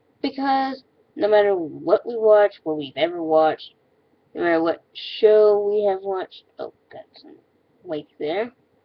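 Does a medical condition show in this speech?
No.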